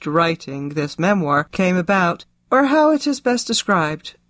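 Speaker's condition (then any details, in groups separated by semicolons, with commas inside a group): No condition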